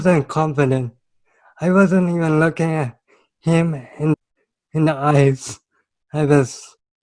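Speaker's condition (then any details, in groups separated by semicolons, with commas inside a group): Cerebral palsy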